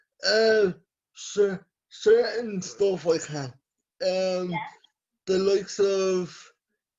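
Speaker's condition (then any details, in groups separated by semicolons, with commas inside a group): Cerebral palsy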